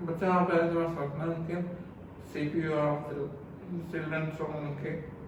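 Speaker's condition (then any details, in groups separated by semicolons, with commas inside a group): Cerebral palsy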